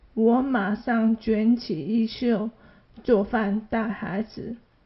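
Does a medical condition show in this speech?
Yes: ALS; adult onset, hand weakness, arm muscle atrophy, involuntary muscle twitching throughout body, progressive muscle loss; reduced stamina, needs help dressing, brushing teeth, bathing and using phone; slower speech, quieter voice.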